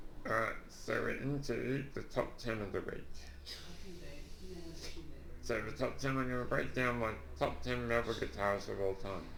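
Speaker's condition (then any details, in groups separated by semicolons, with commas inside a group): Duchenne muscular dystrophy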